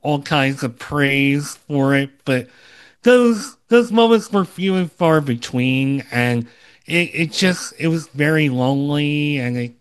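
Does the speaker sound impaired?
Yes: cleft lip and palate, Opitz G/BBB syndrome.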